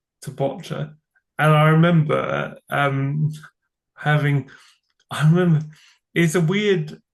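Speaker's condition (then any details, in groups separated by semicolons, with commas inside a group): Cerebral palsy; from birth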